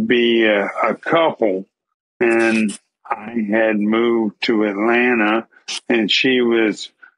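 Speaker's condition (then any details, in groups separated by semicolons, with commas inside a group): ALS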